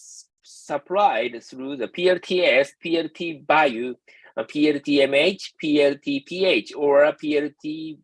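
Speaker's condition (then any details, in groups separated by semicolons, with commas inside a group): No condition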